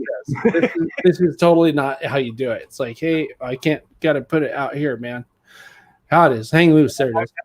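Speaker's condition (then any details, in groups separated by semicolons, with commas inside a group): No condition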